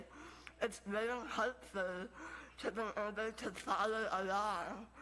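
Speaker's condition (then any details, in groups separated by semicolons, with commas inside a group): Moebius syndrome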